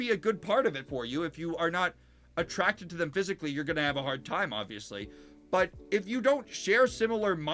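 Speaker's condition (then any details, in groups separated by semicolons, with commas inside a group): No condition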